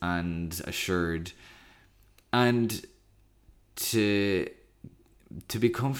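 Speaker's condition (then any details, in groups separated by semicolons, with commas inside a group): Stammer; covert developmental stammer since earliest memory, worsened through school and university, childhood and adolescent speech therapy, short-lived results; breathing-based technique from speech program, daily breathing practice, terrified of stammering, speaks on podcast microphone; tricks to appear fluent, word substitution, largely undetectable stammer; repeated sounds, prolonged sounds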